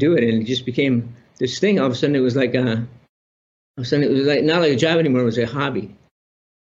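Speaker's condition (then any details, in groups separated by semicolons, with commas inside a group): Parkinson's disease; problems walking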